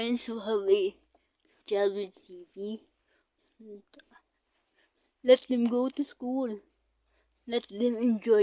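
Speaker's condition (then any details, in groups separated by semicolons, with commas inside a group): Cerebral palsy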